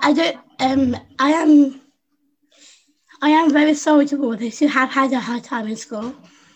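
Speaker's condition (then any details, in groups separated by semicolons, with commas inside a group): Down syndrome; congenital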